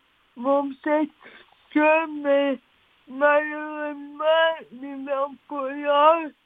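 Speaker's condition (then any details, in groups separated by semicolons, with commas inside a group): Cerebral palsy; speech affected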